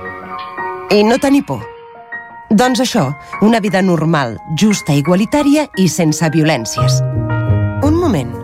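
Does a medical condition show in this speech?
No.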